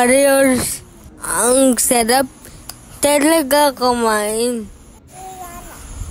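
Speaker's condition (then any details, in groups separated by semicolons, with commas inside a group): Cerebral palsy; affects hands, cannot write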